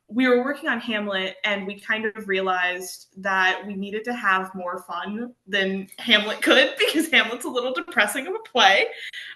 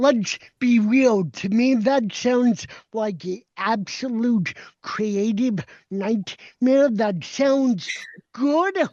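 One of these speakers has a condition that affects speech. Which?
The second: cerebral palsy; present from birth, uses walker and wheelchair.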